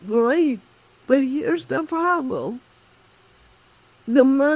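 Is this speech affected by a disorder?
Yes: cerebral palsy; speech affected.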